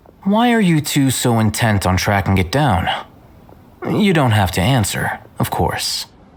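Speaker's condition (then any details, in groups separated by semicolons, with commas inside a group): No condition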